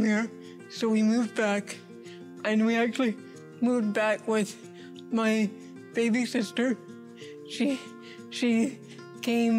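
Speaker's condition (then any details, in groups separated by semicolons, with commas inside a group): Cerebral palsy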